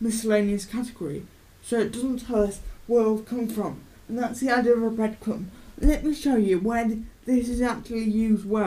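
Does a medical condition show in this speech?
Yes: cerebral palsy.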